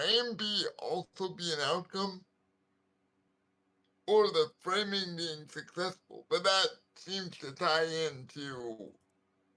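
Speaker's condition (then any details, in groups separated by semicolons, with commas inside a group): Cerebral palsy; right side weaker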